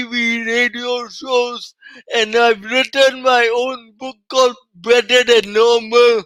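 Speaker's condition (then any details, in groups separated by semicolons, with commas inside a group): Cerebral palsy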